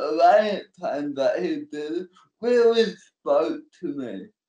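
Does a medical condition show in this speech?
Yes: cerebral palsy; cerebral palsy since birth, physical disability only, manual wheelchair, support worker takes notes and types for him; NDIS support worker for transport, getting on and off stage, personal care.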